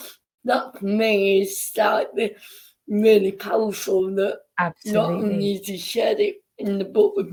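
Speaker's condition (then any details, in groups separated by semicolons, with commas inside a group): Cerebral palsy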